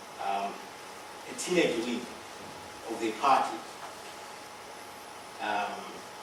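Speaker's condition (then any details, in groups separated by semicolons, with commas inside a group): No condition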